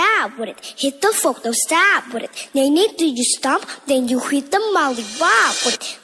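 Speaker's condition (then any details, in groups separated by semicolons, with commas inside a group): No condition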